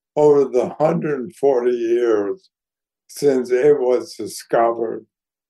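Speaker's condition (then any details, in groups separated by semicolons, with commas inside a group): ALS; declining health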